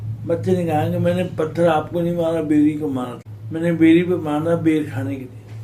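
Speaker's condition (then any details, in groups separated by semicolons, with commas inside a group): Cerebral palsy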